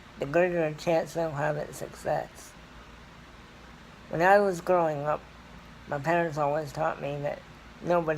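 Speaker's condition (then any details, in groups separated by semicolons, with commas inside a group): Cerebral palsy; scoliosis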